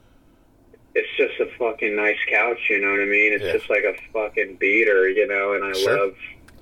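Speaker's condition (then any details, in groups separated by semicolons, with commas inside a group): No condition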